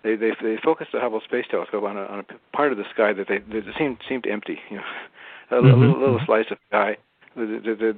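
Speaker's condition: Parkinson's disease; diagnosed while still working

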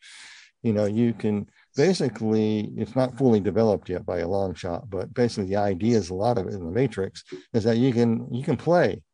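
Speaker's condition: Partial cleft palate; congenital

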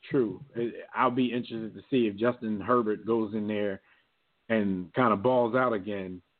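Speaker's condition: No condition

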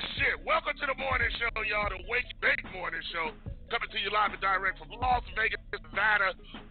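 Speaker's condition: No condition

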